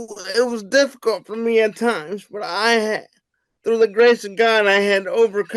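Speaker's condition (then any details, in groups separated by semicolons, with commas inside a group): Cerebral palsy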